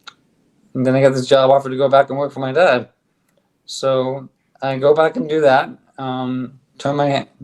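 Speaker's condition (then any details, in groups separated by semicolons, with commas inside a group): ALS; on drug, stronger bite, speaks better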